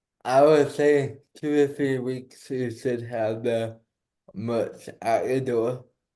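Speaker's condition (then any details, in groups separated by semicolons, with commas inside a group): Cerebral palsy; slurred speech mistaken for drunkenness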